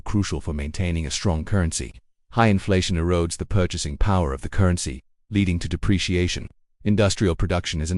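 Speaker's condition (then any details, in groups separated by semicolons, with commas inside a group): No condition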